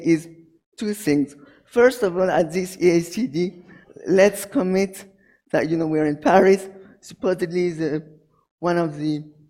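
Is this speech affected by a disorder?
Yes: cerebral palsy.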